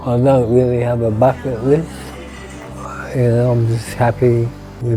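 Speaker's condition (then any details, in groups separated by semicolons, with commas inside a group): Motor neurone disease; affects arms, legs, tongue, progressive toward total paralysis; about two months since diagnosis, walking cautiously, stomach medication; tongue affected, limited talking, eating, swallowing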